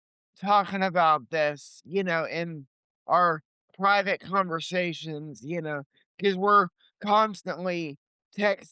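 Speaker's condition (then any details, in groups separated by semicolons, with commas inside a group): Cerebral palsy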